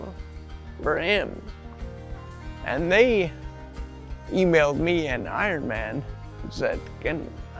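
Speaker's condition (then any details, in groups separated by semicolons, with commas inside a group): ALS; swallowing difficulty, choking risk, later lost ability to talk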